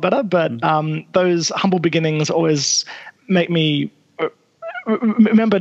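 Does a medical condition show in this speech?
Yes: stutter; present by age 20 at film school, sign language used to assist stutter; here prolonged sounds, blocks.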